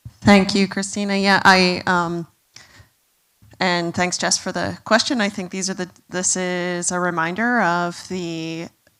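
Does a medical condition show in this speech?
No.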